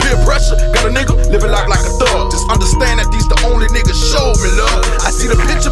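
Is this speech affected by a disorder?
No.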